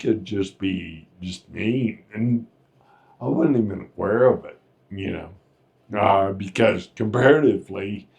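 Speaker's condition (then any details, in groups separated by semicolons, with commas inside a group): Friedreich's ataxia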